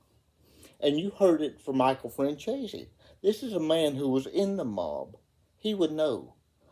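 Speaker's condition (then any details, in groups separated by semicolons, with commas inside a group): Cerebral palsy; reports speaking clearly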